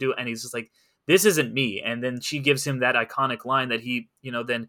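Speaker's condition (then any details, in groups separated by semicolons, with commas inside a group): No condition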